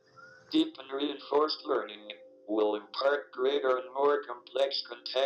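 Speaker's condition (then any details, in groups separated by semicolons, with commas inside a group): ALS, speech-generating device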